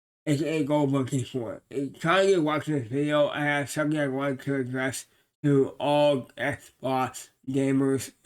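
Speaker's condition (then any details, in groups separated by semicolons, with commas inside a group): Cerebral palsy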